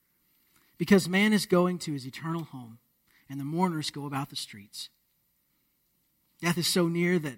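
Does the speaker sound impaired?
No.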